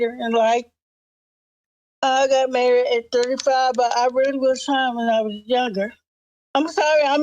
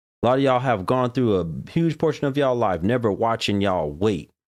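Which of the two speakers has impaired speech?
The first: cerebral palsy; present from birth; progressed considerably, mini stroke at 39 caused damage.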